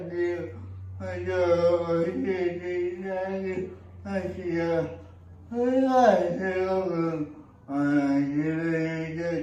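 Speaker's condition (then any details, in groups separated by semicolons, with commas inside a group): Cerebral palsy; severe, uses a wheelchair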